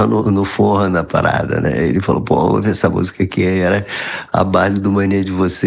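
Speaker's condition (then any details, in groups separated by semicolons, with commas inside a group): No condition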